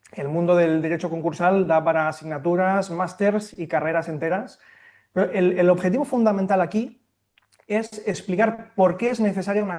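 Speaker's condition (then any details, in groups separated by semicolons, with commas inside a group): No condition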